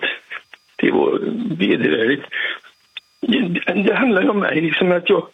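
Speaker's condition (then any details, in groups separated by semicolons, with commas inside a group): Parkinson's disease; recent operation involving throat, ICU stay about two months ago with oxygen; reportedly 40-50 tablets daily, believed to be Parkinson medication; difficulty speaking at times, trouble getting voice out properly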